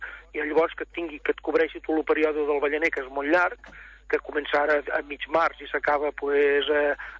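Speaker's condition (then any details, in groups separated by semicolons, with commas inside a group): No condition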